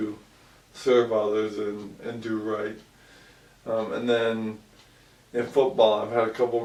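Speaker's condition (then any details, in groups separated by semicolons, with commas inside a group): ALS; about 2 years since onset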